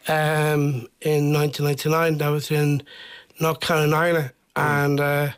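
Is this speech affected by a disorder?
Yes: Down syndrome; intellectual disability, acting from age eight at rayfields, then speech and drama training.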